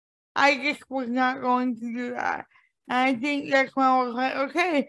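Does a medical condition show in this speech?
Yes: cerebral palsy; since birth, diagnosed at age 2, arthritis since age 30, becoming less ambulatory, cannot stand long even assisted; age 45, worsening with age, cold-day joint pain, slower movement; speech mocked for years for how it sounds, speaks on podcasts, avoids speaking in TikTok videos.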